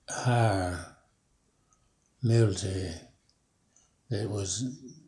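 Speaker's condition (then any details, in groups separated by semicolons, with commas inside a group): Parkinson's disease; never broken a bone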